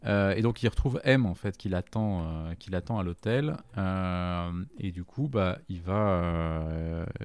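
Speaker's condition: No condition

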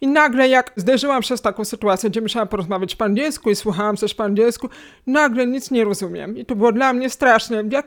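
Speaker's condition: Hearing loss, cochlear implant, acquired; electrodes behind ear

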